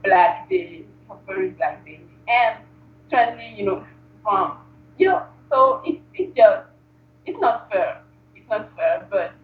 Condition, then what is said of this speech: Stuttering. And the way that I'm surprised the way that we are having this conversation because I didn't really stutter since a few